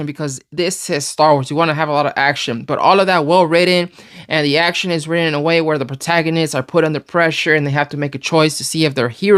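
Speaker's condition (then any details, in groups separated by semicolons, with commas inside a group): No condition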